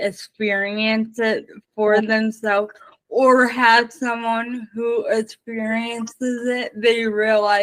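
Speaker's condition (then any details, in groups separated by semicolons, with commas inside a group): Spastic cerebral palsy, mixed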